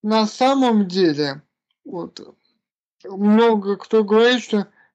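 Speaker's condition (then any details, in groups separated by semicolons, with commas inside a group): Cerebral palsy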